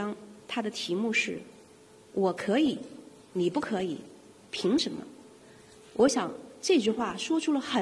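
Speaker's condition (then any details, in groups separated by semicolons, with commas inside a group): No condition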